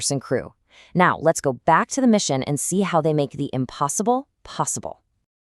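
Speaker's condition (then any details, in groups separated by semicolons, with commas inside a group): No condition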